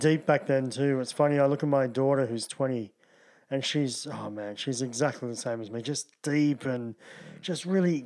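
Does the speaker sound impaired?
Yes: cleft palate; teeth and braces completed at age 21.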